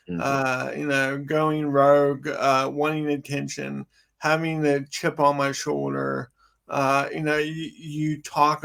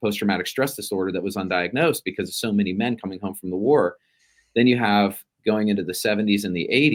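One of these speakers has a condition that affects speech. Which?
The first: cerebral palsy; from birth.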